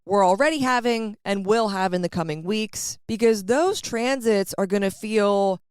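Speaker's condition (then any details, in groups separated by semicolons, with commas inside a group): No condition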